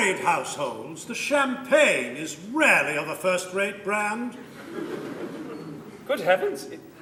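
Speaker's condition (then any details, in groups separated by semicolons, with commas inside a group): No condition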